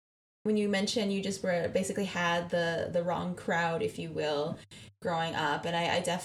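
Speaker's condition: No condition

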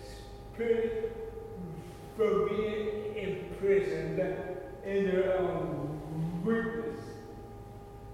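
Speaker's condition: Cerebral palsy; much improved

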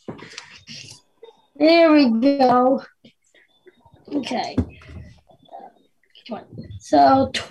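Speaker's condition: Down syndrome; delivering live talk with slides

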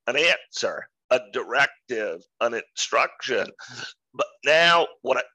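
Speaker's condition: Spasmodic dysphonia; sudden onset about 10 years ago

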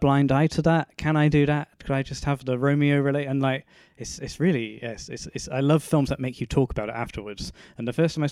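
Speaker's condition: No condition

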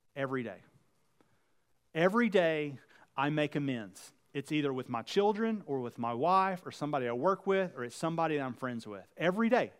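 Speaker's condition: No condition

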